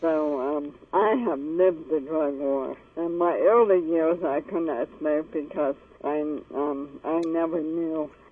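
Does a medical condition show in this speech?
Yes: ALS; ALS diagnosed 1986, 23 years ago, given 3 to 5 years, major decline in first 3 years, wheelchair user; lost ability to cough, choked on saliva, choking resolved with cannabis, speech improved.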